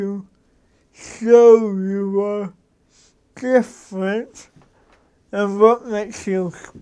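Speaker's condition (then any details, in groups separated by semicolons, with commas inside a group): Cerebral palsy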